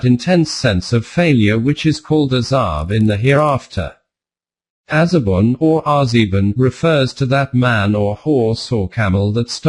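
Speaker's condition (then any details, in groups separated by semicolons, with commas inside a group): No condition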